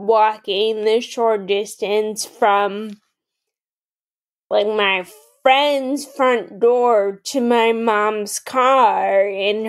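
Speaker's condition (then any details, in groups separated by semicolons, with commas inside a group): Friedreich's ataxia, mild; mild speech issues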